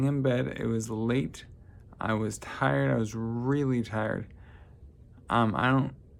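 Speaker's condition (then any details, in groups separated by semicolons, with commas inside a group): Traumatic brain injury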